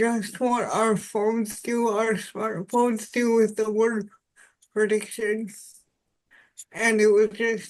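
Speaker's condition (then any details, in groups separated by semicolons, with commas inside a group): Cerebral palsy; spastic quadriplegic cerebral palsy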